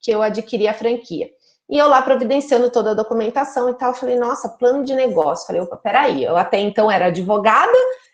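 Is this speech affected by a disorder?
No.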